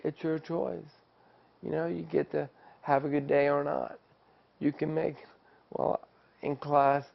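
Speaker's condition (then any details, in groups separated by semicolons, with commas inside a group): ALS; after diagnosis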